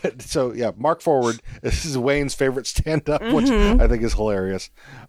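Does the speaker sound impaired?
No.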